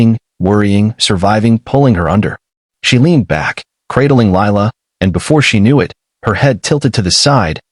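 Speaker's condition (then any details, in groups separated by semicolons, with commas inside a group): No condition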